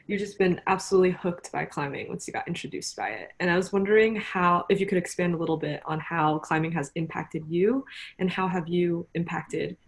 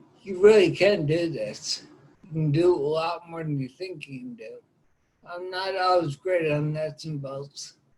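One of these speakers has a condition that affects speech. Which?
The second: ataxia.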